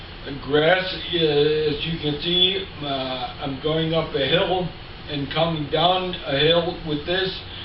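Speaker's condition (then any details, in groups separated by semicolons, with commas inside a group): Ataxia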